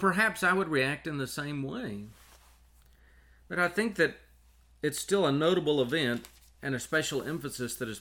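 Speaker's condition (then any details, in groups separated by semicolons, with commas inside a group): No condition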